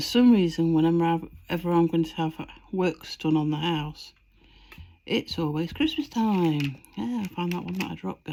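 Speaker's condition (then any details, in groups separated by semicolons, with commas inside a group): No condition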